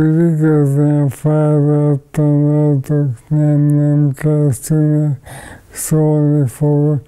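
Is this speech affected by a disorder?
Yes: ALS.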